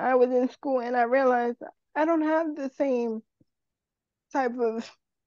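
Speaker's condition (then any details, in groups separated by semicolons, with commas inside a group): Cerebral palsy; wheelchair user; about 29 years since diagnosis, uses wheelchair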